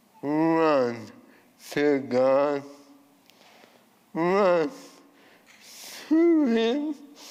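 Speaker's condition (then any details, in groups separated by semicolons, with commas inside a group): ALS; voice changed from earlier resonant voice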